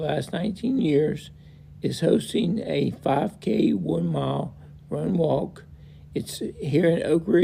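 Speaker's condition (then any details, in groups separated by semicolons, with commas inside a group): Multiple system atrophy; five years since symptom onset, progressively worse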